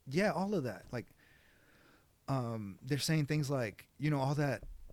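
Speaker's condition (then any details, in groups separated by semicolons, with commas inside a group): No condition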